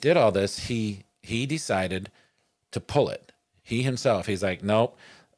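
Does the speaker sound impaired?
No.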